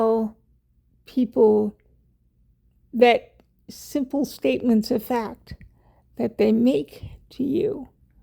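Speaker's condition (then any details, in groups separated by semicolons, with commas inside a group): Cerebral palsy; wheelchair user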